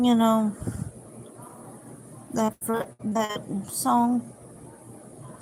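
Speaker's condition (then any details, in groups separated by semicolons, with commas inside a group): Cerebral palsy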